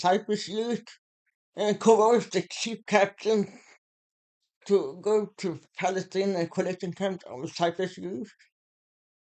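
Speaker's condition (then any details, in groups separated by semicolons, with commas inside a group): Muscular Parkinson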